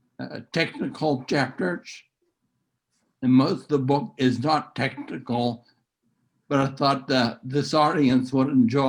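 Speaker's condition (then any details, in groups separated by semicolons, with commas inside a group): Neurological disease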